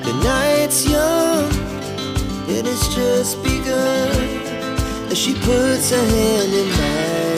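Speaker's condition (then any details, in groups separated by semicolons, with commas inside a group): No condition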